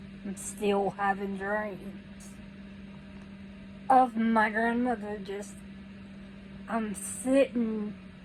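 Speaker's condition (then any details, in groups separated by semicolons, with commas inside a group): Cerebral palsy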